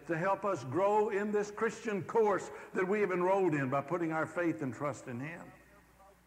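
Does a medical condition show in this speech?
No.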